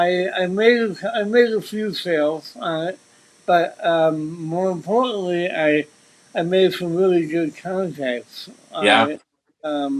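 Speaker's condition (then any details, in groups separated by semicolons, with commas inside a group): Cerebral palsy; speech impediment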